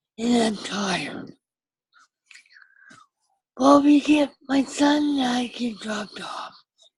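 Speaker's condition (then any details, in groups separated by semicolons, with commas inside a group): Cerebral palsy with ataxia; ataxia, tracheostomy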